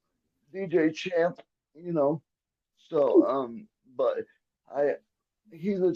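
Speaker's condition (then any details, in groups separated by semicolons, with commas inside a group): Cerebral palsy, quadriplegic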